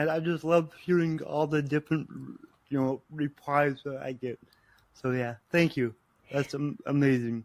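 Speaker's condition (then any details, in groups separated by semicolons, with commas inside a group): Cerebral palsy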